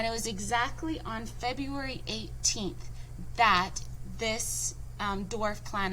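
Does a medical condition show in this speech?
No.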